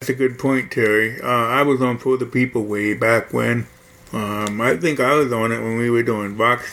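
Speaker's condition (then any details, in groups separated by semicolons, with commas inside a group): Hearing loss; music enjoyed less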